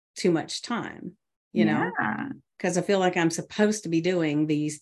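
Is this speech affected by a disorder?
No.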